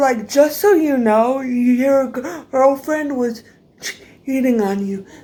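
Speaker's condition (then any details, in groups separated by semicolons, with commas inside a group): Cerebral palsy, severe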